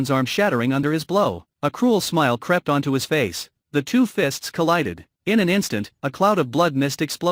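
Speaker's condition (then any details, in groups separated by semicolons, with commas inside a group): No condition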